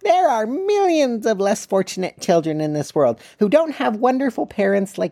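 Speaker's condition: No condition

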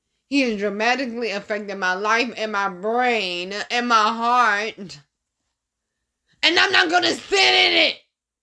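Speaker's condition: Dysarthria; affecting speech now

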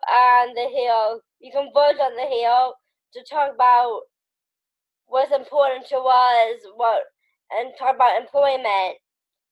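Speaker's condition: Down syndrome

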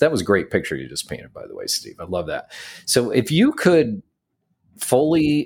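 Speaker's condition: No condition

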